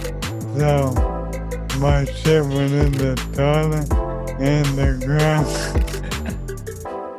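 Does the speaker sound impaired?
Yes: ALS; meals chopped and fed by others.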